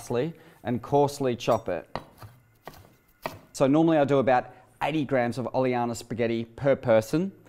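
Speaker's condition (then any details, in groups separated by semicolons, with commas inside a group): No condition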